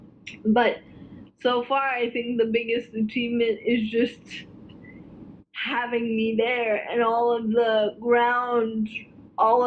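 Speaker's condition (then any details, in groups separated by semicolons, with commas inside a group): Cerebral palsy, spastic quadriplegia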